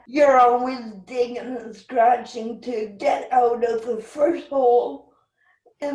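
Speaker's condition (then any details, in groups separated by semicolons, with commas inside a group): Cerebral palsy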